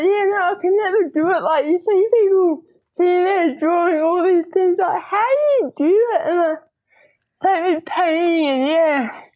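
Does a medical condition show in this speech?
Yes: cerebral palsy; spastic diplegia, both legs affected, hands mildly affected, found not developing properly, early intervention therapy; teenager, fully mobile without wheelchair, scooter planned through NDIS, on medication, no surgery yet; speech a bit odd, typing easier, computer full-time for schoolwork since grade one.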